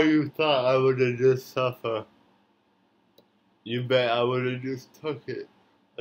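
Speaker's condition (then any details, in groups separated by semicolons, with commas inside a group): Cerebral palsy; since birth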